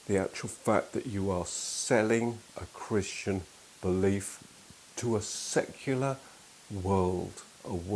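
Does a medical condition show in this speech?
No.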